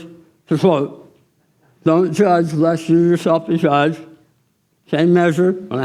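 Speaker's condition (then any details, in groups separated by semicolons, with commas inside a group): Tongue cancer surgery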